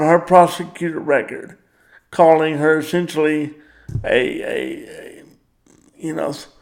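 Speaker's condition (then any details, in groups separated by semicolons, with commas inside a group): Cerebral palsy; power wheelchair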